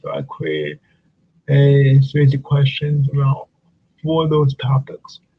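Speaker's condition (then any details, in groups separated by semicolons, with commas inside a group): Cerebral palsy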